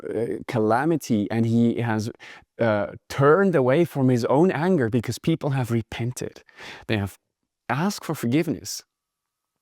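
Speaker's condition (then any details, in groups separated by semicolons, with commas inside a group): No condition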